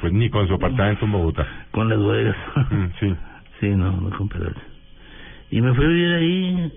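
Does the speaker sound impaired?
Yes: Parkinson's disease; Parkinson's disease present on return to Bogota, tremor, stooped posture at times, weakness; voice trembles at times, neurologist-prescribed walking, running and tennis; voice sometimes trembles, sometimes intelligible, sometimes not understood at all.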